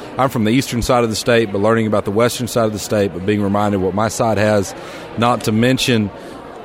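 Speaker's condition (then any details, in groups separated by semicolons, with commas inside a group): No condition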